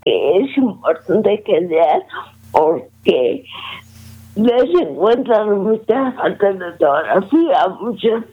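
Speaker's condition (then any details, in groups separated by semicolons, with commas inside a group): Cerebral palsy; no wheelchair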